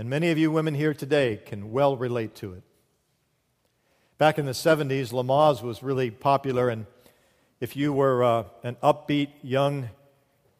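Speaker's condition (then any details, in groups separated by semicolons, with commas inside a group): No condition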